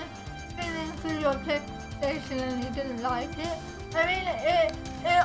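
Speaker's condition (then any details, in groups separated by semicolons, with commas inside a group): Cerebral palsy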